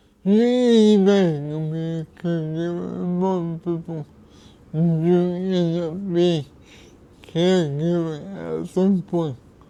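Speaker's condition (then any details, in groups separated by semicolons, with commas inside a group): Cerebral palsy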